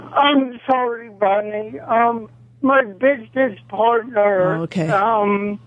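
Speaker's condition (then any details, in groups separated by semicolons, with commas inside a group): Cerebral palsy; causes shaking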